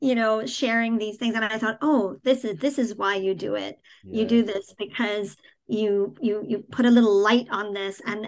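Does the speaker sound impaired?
Yes: cleft palate, cleft palate without cleft lip.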